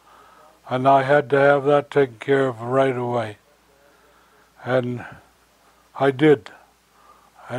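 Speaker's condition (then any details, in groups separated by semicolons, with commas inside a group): Stroke; surgery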